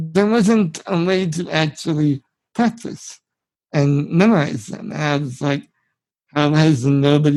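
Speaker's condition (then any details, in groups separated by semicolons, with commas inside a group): Spinal muscular atrophy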